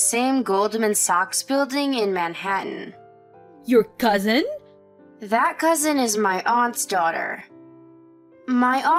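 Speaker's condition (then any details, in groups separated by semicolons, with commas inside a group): No condition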